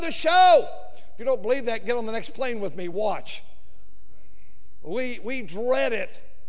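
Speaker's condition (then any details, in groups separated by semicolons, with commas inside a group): No condition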